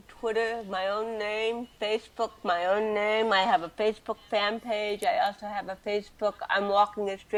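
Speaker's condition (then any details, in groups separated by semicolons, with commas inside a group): Cerebral palsy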